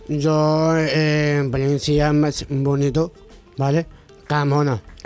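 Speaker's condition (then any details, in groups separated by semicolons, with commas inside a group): Down syndrome; short fragmented phrases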